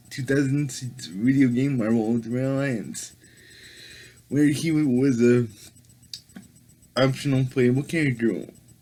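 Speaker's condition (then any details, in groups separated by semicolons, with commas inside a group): Cerebral palsy; able to speak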